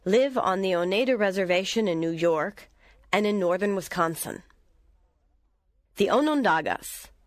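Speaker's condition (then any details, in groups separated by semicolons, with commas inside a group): No condition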